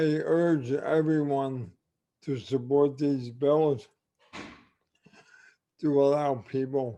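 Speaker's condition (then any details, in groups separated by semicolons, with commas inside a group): ALS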